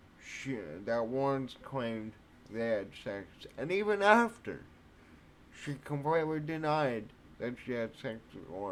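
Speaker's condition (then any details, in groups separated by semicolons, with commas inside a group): Cerebral palsy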